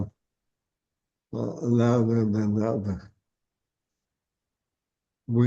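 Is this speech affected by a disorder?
Yes: ALS.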